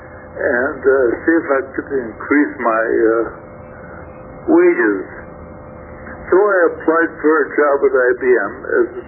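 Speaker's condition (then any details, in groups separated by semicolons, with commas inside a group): Stroke affecting throat muscles; tough time talking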